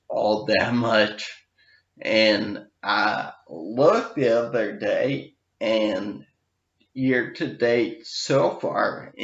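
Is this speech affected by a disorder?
Yes: brain injury with dysarthria.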